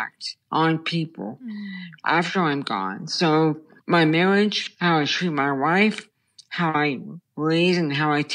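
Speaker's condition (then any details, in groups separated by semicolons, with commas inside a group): Brain stem tumor; inoperable brain stem tumor, childhood onset, radiation at 14, throat surgery; about 30 years since diagnosis, speech, balance, swallowing problems; unclear speech since childhood, hypernasal before surgery, swallowing difficulty, voice therapy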